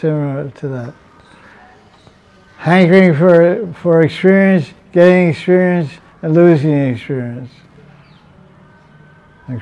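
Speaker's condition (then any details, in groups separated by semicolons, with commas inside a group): Deafness; fluent spoken lecture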